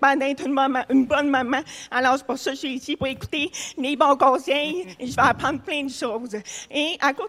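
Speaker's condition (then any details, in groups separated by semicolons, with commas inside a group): Hard of hearing; cochlear implant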